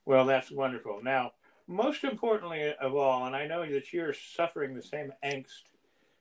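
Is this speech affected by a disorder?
No.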